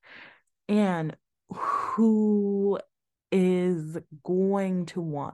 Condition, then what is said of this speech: Stuttering. The reason why I speak authentically, like myself, like for example, this podcast, all over the place, ADHD.